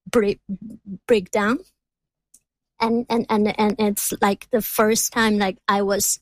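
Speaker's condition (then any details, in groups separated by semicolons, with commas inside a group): Stuttering; stuttering since childhood in a village in China, no speech-language pathologist at school, later sought support groups, therapy; stutters openly after about 30 years of concealment; long hid stuttering by pretending fluency, now lets it show while talking; repeated sounds, repeated words, blocks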